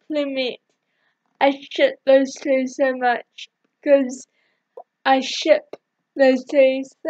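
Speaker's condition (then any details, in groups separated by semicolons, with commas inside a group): Cerebral palsy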